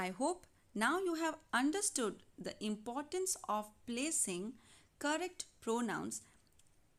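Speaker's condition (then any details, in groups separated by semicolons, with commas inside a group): No condition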